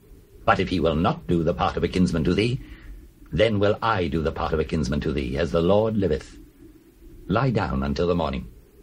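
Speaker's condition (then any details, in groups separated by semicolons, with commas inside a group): No condition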